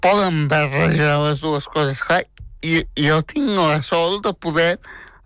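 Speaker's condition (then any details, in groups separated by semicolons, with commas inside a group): Spastic tetraplegic cerebral palsy; from birth, twin embryo died in complex pregnancy, premature, wheelchair user, much physiotherapy; very talkative since age 3, worked hard to make people understand speech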